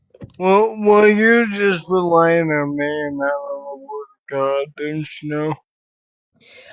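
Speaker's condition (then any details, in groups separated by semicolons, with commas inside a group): Cerebral palsy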